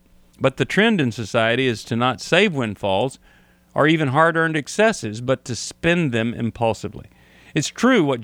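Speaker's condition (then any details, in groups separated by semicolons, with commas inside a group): No condition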